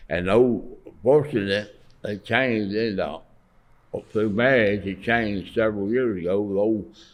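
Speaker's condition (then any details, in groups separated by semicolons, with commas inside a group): Parkinson's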